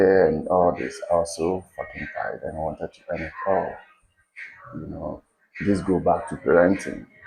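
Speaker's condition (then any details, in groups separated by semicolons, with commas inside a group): No condition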